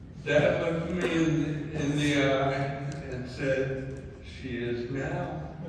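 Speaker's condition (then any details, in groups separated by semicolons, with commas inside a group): ALS; mainly right side and both legs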